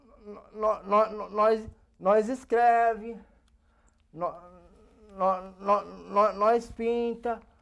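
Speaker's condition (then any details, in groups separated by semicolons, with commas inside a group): Cerebral palsy; age 27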